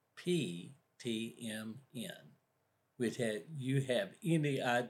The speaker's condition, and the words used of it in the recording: Aphasia. I taught myself to talk frontwards, backwards in the last 4 years.